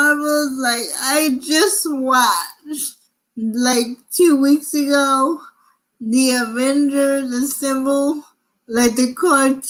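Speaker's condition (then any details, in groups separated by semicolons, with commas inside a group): Cerebral palsy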